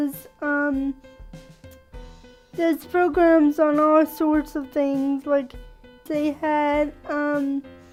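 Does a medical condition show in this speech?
Yes: cerebral palsy.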